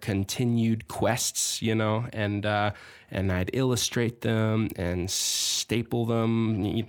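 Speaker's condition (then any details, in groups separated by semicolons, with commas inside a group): Stutter; speech disability (stutter) since school age; alone in studio, fluency easier to maintain than in person; stutters and gets stuck at typical speaking rate, fluency harder in person, sings without stuttering; prolonged sounds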